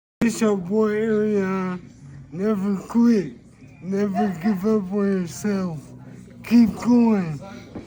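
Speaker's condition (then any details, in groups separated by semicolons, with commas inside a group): Traumatic brain injury; motor vehicle accident; about 3.5 years since injury, early coordination problems; voice affected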